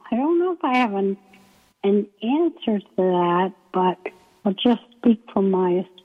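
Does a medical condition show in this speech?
Yes: ALS; symptoms within month of VA pre-doctoral internship, diagnosed after year of testing, wheelchair user; weak breathing muscles, hard to breathe and speak, may sound weak or unclear, paces speech, pauses.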